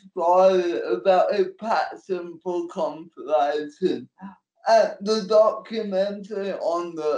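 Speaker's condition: Cerebral palsy; cerebral palsy since birth, physical disability only, manual wheelchair, support worker takes notes and types for him; NDIS support worker for transport, getting on and off stage, personal care

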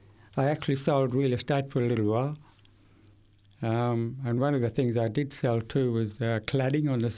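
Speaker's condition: Severe to profound hearing loss, acquired, from meningitis at age 8; struggles to follow fast speech and lecturers facing away

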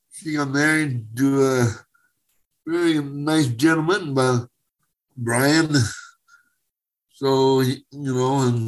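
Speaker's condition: Cerebral palsy; spastic type, present from birth, uses wheelchair for mobility, muscle and joint tightness; under the weather with a cough, voice sounds unwell

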